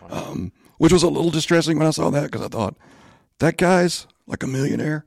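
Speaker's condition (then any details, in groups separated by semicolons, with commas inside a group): Spasmodic dysphonia; voice issue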